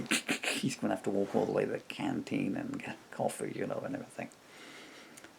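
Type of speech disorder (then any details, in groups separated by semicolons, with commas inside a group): Bulbar dysarthria; progressive bulbar palsy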